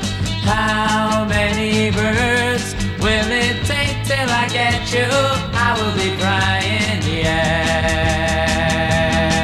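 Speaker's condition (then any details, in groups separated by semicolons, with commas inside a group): No condition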